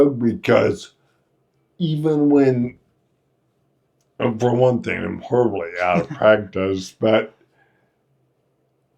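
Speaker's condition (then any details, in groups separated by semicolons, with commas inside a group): Friedreich's ataxia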